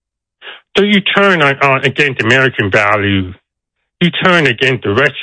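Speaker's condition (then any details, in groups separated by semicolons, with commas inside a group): Deafness; deaf accent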